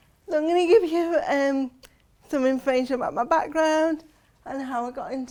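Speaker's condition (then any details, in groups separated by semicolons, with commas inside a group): Cerebral palsy; since birth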